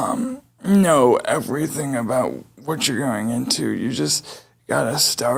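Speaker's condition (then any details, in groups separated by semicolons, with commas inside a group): Cerebral palsy; able to speak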